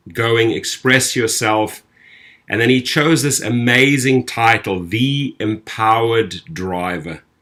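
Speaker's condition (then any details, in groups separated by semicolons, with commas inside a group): No condition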